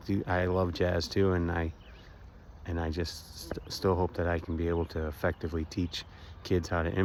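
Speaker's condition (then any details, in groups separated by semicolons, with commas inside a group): No condition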